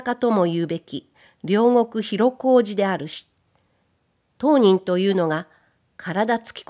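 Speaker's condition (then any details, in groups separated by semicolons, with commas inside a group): No condition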